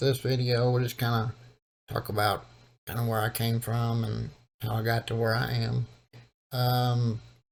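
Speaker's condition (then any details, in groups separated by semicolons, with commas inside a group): Cerebral palsy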